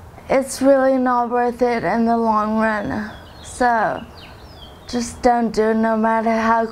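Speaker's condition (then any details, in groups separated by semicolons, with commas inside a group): Ecstasy-related neurological injury; caused by ecstasy ingestion; two to three years in rehab, cannot dance or run; slow speech, problems speaking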